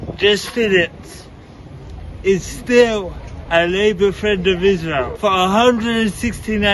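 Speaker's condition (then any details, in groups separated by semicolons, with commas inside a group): Cerebral palsy; wheelchair; speech difficulties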